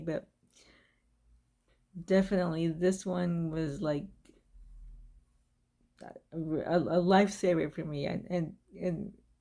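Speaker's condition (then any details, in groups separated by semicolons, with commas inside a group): Cerebral palsy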